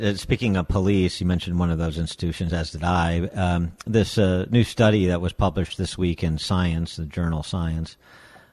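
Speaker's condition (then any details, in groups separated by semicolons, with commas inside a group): No condition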